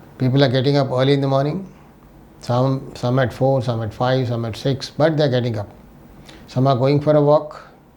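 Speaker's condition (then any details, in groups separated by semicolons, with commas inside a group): No condition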